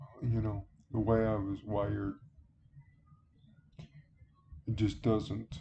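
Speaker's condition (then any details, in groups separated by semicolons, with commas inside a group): Cerebral palsy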